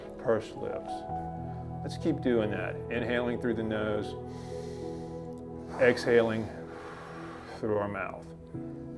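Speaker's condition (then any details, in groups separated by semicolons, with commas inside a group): No condition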